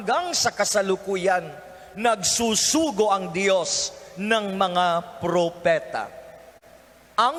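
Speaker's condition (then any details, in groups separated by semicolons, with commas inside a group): No condition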